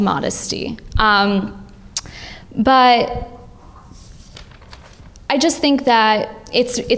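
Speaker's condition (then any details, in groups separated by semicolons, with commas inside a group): No condition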